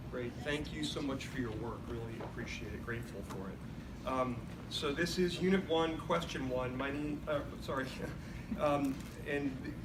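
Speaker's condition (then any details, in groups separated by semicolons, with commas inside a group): No condition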